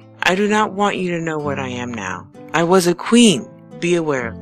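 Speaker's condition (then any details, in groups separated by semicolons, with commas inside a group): No condition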